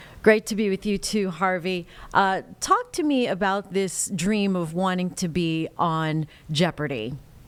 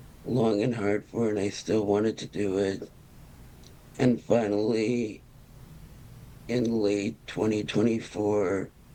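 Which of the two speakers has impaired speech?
The second: Parkinson's disease; early-onset form; over 5 years since diagnosis, dystonia with leg cramps.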